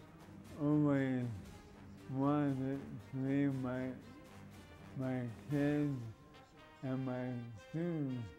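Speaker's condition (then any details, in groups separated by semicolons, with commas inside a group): ALS (Lou Gehrig's disease); ALS, neurodegenerative, throwing arm useless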